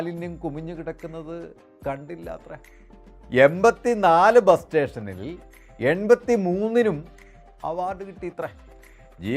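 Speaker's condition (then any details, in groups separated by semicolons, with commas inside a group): No condition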